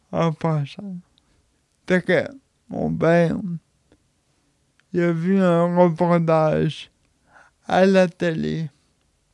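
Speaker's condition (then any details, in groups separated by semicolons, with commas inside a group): Cerebral palsy; age 31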